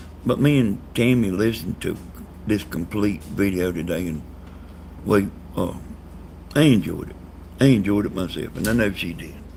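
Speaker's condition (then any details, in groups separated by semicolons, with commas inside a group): Brain bleed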